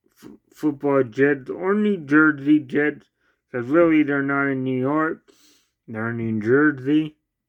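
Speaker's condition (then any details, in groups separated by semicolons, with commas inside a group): Cerebral palsy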